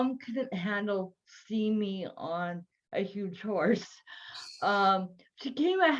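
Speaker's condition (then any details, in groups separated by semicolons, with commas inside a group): Cerebral palsy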